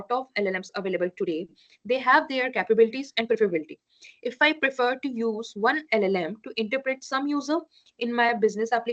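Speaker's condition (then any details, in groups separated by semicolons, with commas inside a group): No condition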